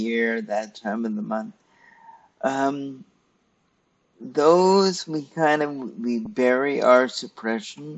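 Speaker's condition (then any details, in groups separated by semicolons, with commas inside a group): Cerebral palsy; stiff muscles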